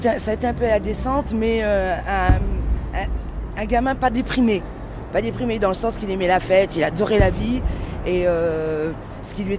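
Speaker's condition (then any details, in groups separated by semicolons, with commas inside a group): No condition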